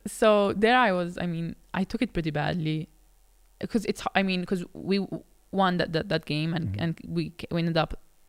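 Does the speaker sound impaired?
Yes: stammer; onset age 3, psychological per speaker, speech therapy in childhood and from 15, Joseph Ajus public speaking course; largely overcome in English, still more obvious in Italian after 3 years speaking it; used to be slower, getting stuck, worse when nervous, insecure or listener impatient; here repeated sounds, repeated words.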